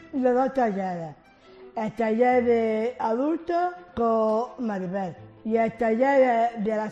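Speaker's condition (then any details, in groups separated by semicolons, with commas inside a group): Down syndrome; congenital, age 53; Activa active aging program at Asalsido Down Almería, Thursday adult workshop with Maribel, language activities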